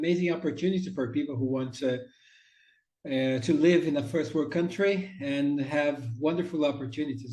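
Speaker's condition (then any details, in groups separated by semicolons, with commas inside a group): No condition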